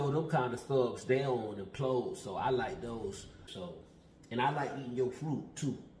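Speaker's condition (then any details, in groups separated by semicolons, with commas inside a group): No condition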